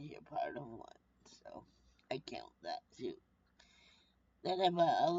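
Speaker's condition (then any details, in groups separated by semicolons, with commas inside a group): Brain injury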